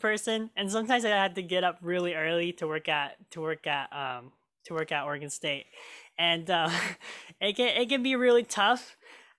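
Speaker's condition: Cleft lip and palate; made eating

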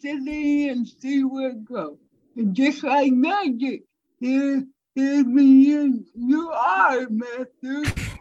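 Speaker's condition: Cerebral palsy; voice sounds different

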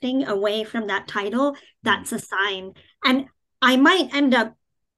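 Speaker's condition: Cleft palate, cleft palate without cleft lip; hard to understand

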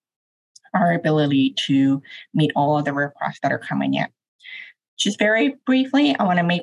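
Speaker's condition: Deafness, deaf and oral, cochlear implants; uses spoken Language, also uses American Sign Language

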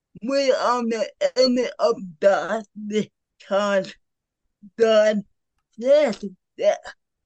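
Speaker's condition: Cerebral palsy; present from birth, uses power wheelchair; co-guest Andrea repeats her sentences aloud for listeners; affects speech, noticeably

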